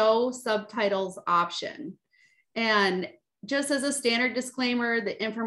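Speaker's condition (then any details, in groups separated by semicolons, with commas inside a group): No condition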